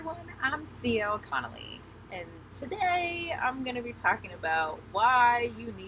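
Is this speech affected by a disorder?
No.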